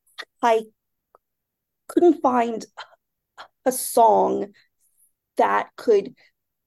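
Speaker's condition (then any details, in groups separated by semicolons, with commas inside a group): Stuttering; stuttering since childhood, speech therapy restarted in adulthood, fifth speech therapist; avoidance reduction therapy and REBT at AIS for about 6 years; unavoidable phone talk at work, uses email for much communication; prolonged sounds, blocks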